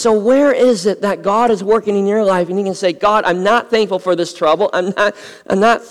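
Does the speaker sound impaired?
Yes: cleft lip and palate; congenital.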